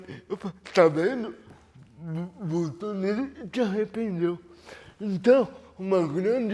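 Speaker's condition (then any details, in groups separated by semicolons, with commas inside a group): Cerebral palsy; lack of oxygen at birth, premature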